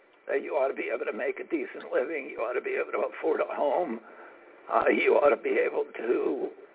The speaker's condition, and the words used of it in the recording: Spasmodic dysphonia. His manner of speaking cannot help but get some attention.